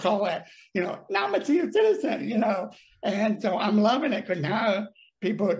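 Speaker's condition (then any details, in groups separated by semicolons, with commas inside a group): Deafness; mocked in childhood for talking funny and too loud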